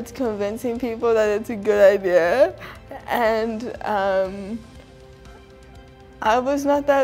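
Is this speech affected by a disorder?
Yes: cerebral palsy.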